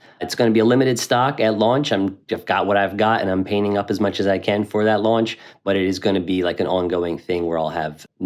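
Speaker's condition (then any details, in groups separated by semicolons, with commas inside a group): No condition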